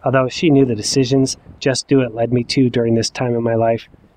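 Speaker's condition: No condition

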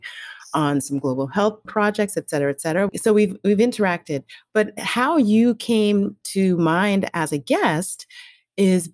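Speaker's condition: No condition

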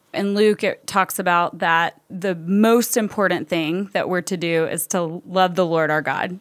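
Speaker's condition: No condition

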